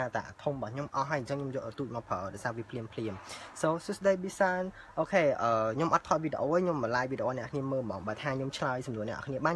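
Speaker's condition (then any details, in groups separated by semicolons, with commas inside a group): No condition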